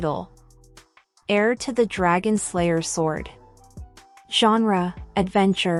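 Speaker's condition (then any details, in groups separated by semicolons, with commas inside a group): No condition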